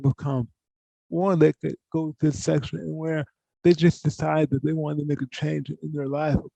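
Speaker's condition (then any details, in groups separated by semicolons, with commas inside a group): Cerebral palsy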